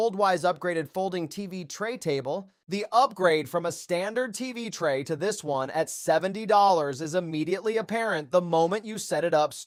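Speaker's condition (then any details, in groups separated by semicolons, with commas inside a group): No condition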